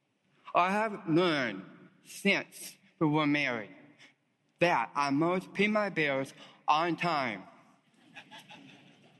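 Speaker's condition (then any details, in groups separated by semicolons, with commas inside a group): Down syndrome; diagnosed at birth; host urges listeners to listen closely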